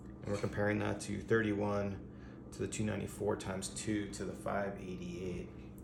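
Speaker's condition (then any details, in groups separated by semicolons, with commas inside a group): No condition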